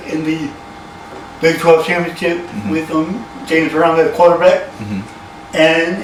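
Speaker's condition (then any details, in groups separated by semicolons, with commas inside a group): Cerebral palsy; from birth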